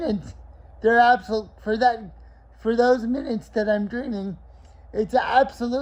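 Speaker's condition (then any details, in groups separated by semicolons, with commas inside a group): Cerebral palsy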